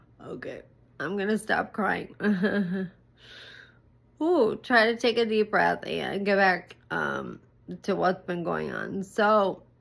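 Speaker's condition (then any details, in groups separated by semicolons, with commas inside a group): ALS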